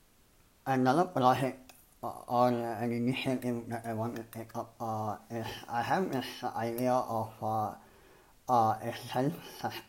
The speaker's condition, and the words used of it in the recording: Cleft palate. And uh, due to which over the years you develop uh, a very different way of uh, speaking,